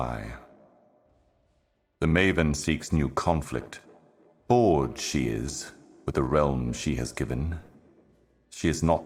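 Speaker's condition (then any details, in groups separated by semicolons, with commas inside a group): No condition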